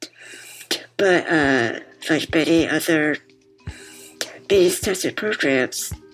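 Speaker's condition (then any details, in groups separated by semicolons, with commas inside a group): Muscular dystrophy; congenital form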